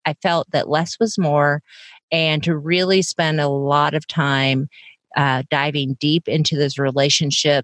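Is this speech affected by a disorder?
No.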